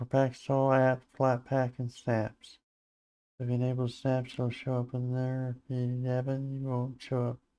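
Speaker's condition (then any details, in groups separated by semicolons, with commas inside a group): Parkinson's disease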